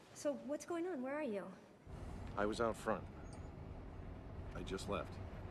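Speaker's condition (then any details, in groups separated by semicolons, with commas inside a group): No condition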